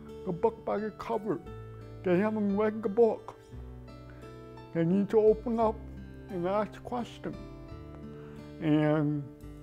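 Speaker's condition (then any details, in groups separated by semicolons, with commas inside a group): Cerebral palsy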